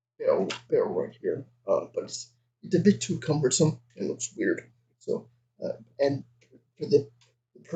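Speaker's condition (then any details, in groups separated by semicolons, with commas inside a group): Cerebral palsy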